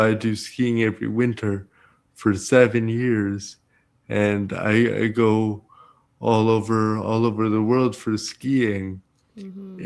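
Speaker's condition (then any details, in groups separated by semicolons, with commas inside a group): Cerebral palsy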